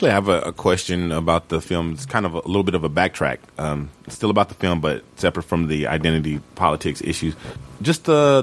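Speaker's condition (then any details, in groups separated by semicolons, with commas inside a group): No condition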